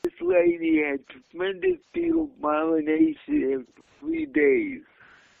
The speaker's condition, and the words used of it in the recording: Cerebral palsy. At first it was a little hard to hear him because of his speech impediment, but he repeated things when I got lost and I got used to his voice over the hour or so that we spoke.